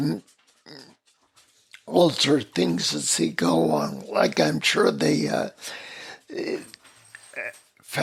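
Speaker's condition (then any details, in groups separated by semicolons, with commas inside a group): Spinocerebellar ataxia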